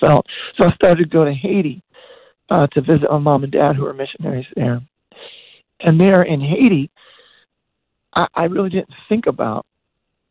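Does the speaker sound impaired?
Yes: voice disorder; progressive voice disorder, debilitating disease diagnosed, first voice loss 1995 at youth pastors conference, worsened from 2002; 1995 voice dropped out, couldn't sing or talk, later lost range, control and power, raspy, broken.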